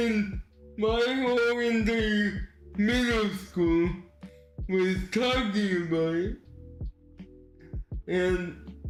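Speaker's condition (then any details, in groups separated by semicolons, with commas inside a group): Cerebral palsy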